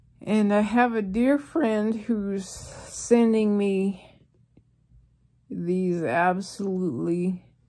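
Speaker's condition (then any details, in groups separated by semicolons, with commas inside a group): ALS; receiving hospice care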